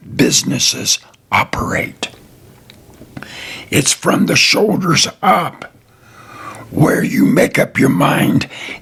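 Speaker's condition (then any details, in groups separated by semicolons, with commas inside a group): Throat cancer survivor; tracheostomy tube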